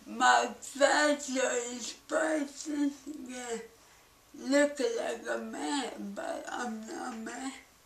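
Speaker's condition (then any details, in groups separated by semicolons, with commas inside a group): Cerebral palsy; cognitive rehabilitation therapy, lives independently; balance and speech most affected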